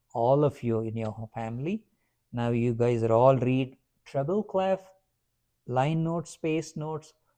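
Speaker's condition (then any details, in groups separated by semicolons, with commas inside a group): No condition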